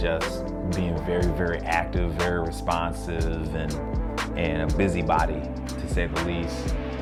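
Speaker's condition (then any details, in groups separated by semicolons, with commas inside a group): No condition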